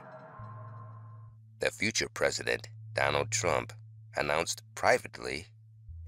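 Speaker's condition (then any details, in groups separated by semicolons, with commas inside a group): No condition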